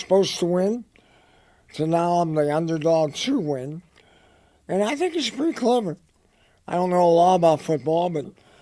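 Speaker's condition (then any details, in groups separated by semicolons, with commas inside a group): Head and neck cancer; dry throat, dry mouth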